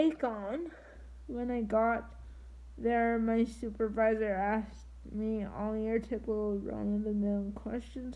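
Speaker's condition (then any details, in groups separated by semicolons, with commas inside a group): Triplegic cerebral palsy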